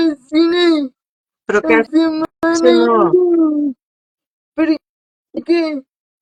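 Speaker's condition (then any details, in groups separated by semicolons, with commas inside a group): Cerebral palsy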